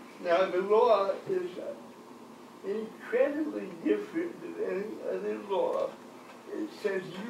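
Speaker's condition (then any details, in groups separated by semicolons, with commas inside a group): Cerebral palsy; from birth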